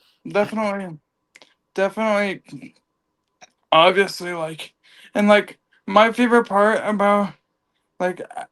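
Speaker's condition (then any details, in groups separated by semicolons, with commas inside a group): Cerebral palsy; from birth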